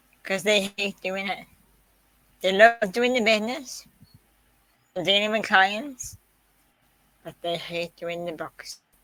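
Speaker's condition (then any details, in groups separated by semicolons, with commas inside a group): Quadriplegic cerebral palsy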